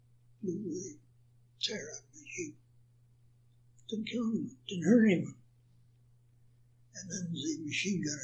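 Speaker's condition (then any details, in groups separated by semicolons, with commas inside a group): Parkinson's; attributed to Agent Orange exposure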